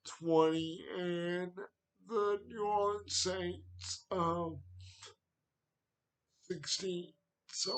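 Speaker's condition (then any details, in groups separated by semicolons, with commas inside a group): Cerebral palsy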